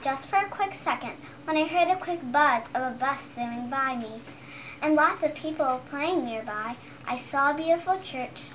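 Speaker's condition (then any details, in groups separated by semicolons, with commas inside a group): No condition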